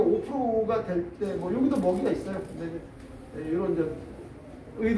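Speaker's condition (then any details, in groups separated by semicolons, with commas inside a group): No condition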